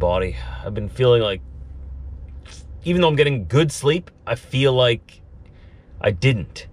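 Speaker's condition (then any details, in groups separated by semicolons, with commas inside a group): No condition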